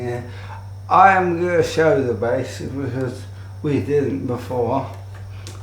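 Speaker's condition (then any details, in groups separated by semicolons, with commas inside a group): ALS; voice may sound peculiar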